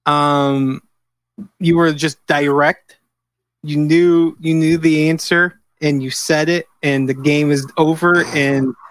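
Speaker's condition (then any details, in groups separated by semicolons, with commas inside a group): No condition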